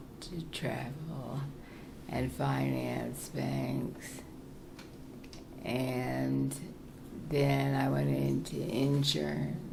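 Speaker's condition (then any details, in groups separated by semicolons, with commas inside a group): Parkinson's; very soft, low voice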